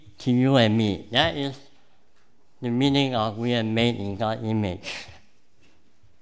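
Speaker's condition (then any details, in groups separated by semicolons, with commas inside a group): Cleft palate; congenital cleft palate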